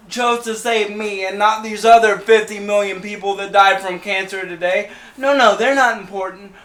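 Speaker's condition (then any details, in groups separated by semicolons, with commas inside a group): Cerebral palsy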